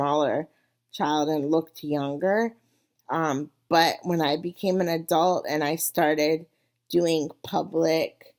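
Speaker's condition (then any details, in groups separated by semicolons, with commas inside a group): Cerebral palsy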